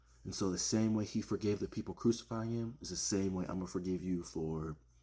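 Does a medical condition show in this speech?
No.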